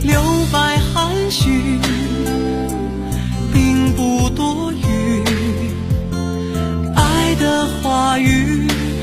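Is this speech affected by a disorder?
No.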